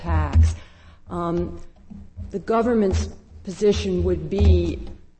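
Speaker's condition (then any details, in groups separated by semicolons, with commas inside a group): No condition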